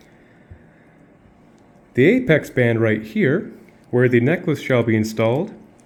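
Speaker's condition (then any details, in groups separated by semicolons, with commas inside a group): No condition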